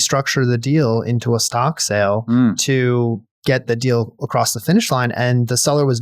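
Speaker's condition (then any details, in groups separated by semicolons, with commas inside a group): No condition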